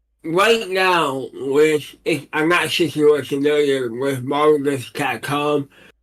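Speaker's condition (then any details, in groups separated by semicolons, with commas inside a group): Cerebral palsy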